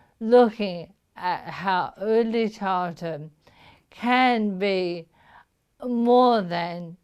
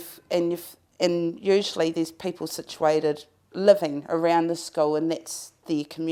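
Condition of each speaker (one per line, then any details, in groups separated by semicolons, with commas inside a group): Motor neuron disease
No condition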